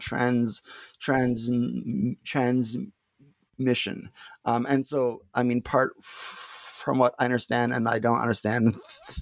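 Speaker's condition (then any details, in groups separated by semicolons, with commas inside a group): Stuttering; not stuttering much during this interview; little stuttering currently; repeated sounds, prolonged sounds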